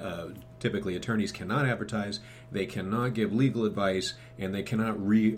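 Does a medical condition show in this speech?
No.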